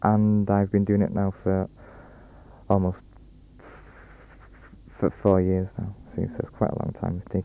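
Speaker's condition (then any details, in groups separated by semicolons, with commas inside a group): Stammer; no family history, first in family; first speech therapy, first experience of it; normally not all that bad, worse in small room with tape recorder; prolonged sounds, blocks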